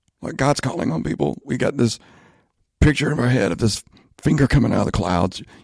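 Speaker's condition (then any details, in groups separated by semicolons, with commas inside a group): Spasmodic dysphonia; voice issue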